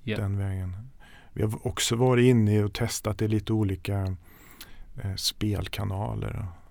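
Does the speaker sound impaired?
No.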